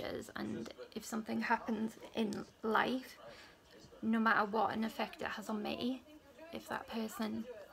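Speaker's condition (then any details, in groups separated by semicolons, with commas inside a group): No condition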